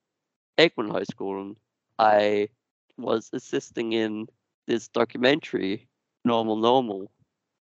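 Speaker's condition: Duchenne muscular dystrophy; progressive

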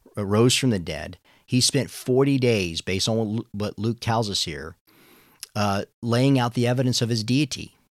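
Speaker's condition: No condition

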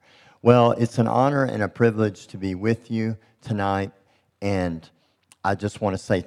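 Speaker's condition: Cleft lip and palate; expected never to be able to speak

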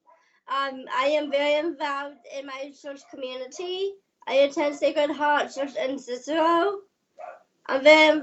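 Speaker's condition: Down syndrome

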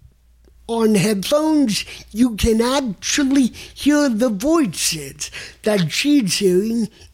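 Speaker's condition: Cerebral palsy; onset before three

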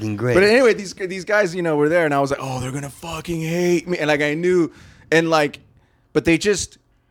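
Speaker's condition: No condition

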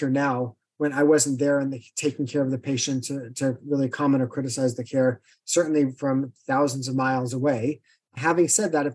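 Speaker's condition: No condition

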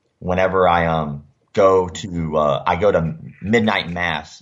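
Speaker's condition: Cleft lip and palate; surgically repaired

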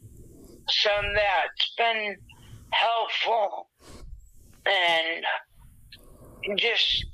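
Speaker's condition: Dysarthria after stroke, thalamic hemorrhage; speech affected

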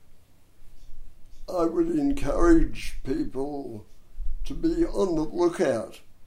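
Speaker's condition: Dystonia and cerebral palsy; bronchial asthma

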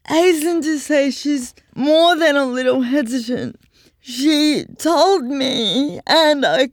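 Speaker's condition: Cerebral palsy; full-time wheelchair user

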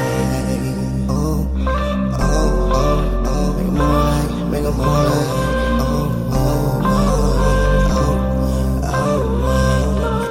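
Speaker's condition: No condition

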